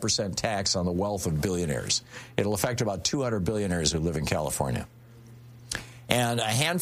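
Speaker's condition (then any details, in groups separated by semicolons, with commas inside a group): No condition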